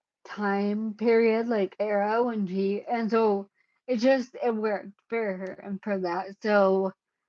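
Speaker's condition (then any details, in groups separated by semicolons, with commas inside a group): Cerebellar ataxia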